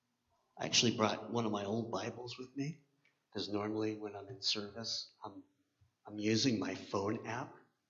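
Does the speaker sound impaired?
Yes: cleft palate; congenital cleft palate.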